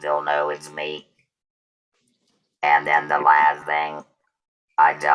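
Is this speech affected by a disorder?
Yes: total laryngectomy; no voice after surgery, later regained voice, limited loudness.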